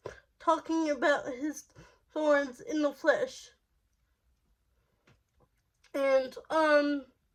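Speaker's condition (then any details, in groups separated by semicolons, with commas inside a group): Cerebral palsy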